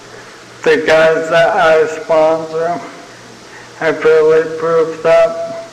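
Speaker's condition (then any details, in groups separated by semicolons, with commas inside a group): ALS (Lou Gehrig's disease); no medication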